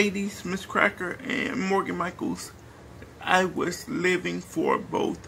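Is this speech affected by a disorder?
Yes: cerebral palsy; speech is not the best.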